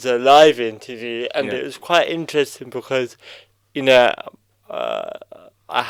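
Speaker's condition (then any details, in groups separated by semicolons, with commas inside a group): Cerebral palsy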